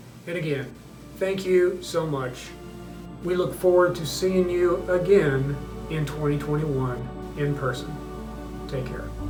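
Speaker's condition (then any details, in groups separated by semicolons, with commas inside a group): No condition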